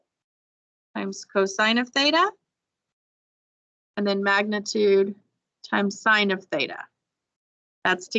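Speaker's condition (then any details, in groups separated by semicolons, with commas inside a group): No condition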